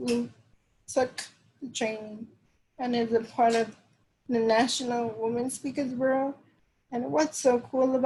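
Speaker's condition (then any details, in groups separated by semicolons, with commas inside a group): Cerebral palsy; diagnosed at 9 months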